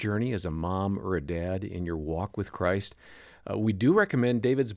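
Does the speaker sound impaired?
No.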